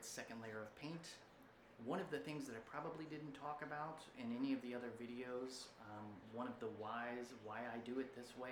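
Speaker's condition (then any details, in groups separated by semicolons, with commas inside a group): No condition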